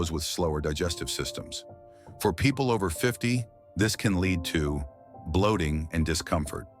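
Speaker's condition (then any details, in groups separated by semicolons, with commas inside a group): No condition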